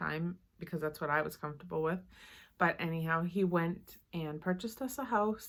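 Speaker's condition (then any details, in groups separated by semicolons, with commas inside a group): No condition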